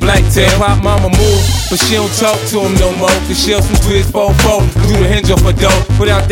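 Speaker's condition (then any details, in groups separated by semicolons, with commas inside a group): No condition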